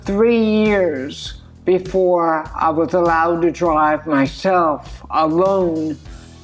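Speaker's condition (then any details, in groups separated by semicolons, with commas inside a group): Cerebral palsy; lifelong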